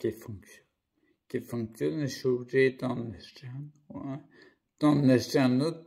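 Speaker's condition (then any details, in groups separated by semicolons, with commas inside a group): Primary progressive multiple sclerosis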